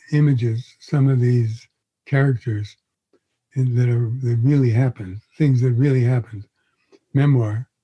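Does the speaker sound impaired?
Yes: Parkinson's disease; onset around age 81, first noticed sign frozen mask-like face, diagnosed by neurologist, progressive.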